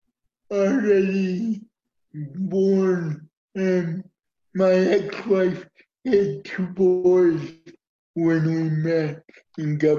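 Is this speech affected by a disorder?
Yes: cerebral palsy; uses wheelchair.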